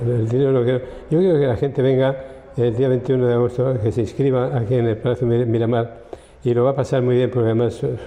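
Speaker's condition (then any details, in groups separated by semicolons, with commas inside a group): Parkinson's disease; onset around turn of century at about age 63, about 19 years since onset, same medications for 19 years; age 82, agile gait, 50 to 100 daily abdominals, drives own car, punching bag at home for Parkinson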